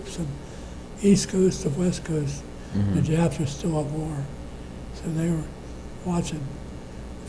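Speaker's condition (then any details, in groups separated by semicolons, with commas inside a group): Parkinson's disease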